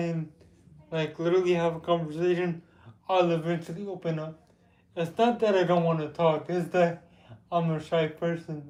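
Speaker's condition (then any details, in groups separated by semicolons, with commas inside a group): Cerebral palsy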